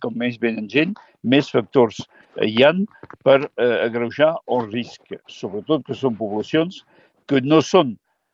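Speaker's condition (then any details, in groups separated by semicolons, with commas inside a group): No condition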